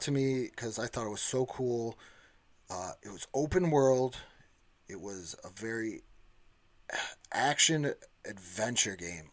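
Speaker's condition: No condition

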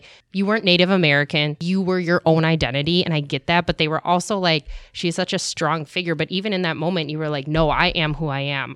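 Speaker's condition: No condition

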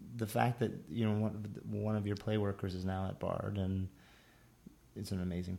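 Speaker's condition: No condition

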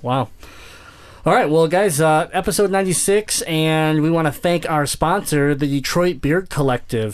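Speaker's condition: Cleft palate; congenital cleft palate

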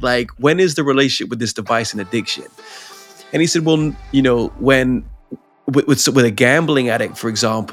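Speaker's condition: No condition

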